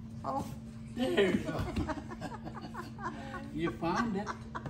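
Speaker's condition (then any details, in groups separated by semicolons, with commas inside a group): No condition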